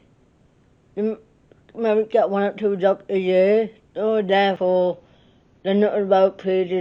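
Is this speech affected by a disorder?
Yes: cerebral palsy.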